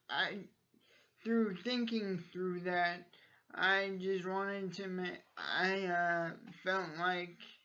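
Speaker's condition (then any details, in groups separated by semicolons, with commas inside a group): Cerebral palsy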